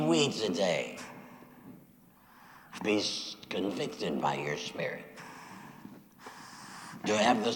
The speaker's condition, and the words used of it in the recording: Laryngectomy. So they took out my voice box and put in a prosthesis.